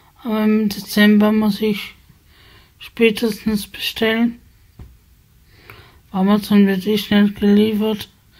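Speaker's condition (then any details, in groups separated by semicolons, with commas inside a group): Spasticity from birth; multiple sclerosis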